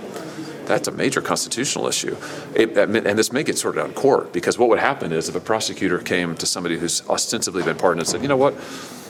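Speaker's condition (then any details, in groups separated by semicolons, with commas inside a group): No condition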